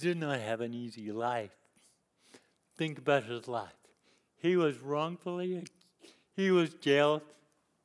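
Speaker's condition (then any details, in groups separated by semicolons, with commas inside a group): Cerebral palsy; lifelong disability since youth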